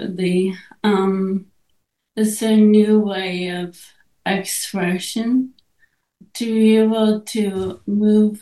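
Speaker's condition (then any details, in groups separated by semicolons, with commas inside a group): ALS; motor neurone disease, progressive muscle weakness, wheelchair user; 2.5 years since diagnosis, brainwave-controlled dancing avatar by Dentsu Lab, led by Naoki Tanaka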